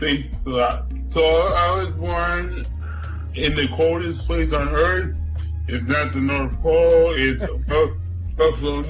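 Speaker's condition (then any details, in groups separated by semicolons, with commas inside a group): Cerebral palsy; no ambulance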